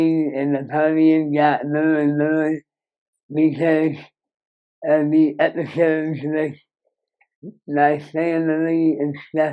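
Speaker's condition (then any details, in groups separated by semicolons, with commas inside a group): Moebius syndrome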